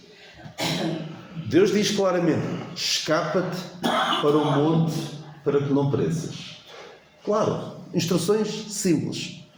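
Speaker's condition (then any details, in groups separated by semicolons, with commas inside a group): No condition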